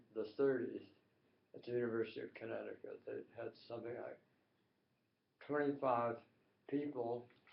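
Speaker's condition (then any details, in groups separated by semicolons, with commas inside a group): Tongue cancer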